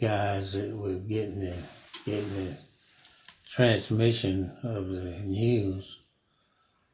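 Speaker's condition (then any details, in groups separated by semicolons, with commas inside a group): Parkinson's; about 5 years since onset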